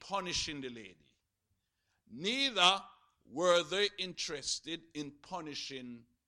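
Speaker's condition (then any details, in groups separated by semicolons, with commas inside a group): No condition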